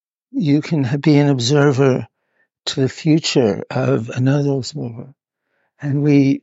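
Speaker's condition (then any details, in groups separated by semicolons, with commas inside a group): Parkinson's; needs to move about while filmed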